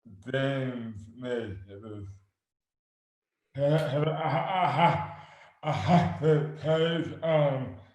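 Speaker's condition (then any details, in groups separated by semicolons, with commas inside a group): Dystonia; affects hands and speech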